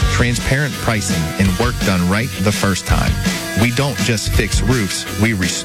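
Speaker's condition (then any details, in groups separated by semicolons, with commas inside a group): No condition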